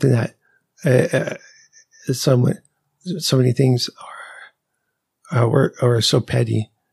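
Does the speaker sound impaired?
Yes: ALS; weakness and fasciculations at onset, symptoms began about eleven months earlier, power chair, ramps, lifts; Radicava infusion during recording, diagnosed five months earlier at Forbes Norris clinic by Dr. Katz.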